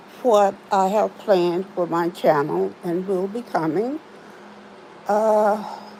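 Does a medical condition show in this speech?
Yes: spinal neurosarcoidosis; previously ventilated in ICU, then could not feed or groom; some trouble speaking after ICU.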